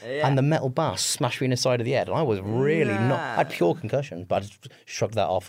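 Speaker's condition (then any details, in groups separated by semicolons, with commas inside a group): No condition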